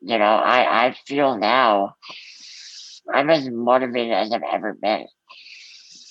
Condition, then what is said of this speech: Muscular dystrophy. I've been public speaking for more than two thirds of my life.